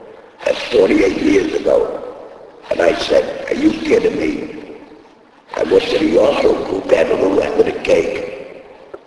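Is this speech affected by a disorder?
Yes: laryngectomy; voice box removed by operation, device placed in throat, voice first lost at racetrack; speaks using device in throat, needs thumb to talk.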